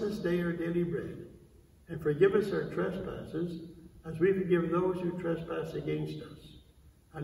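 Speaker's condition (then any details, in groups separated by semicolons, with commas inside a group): No condition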